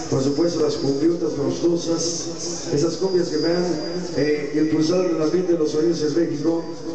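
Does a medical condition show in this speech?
No.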